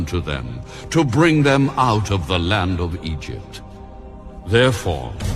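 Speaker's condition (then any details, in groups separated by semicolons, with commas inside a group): No condition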